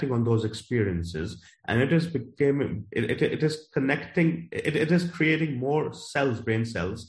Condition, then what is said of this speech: Stuttering. And not many people know that I stutter.